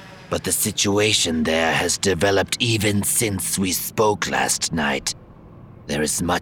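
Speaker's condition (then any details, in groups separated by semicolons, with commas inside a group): No condition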